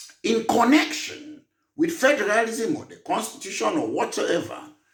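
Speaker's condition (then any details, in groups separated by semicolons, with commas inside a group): No condition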